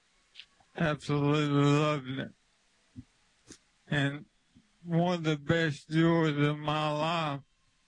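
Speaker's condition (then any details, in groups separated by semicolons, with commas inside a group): ALS; limb onset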